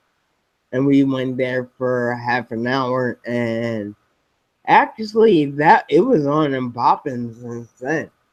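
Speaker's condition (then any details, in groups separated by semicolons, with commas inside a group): Spinocerebellar ataxia type 7, SCA7; speech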